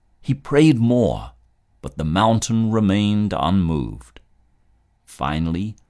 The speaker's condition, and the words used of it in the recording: No condition.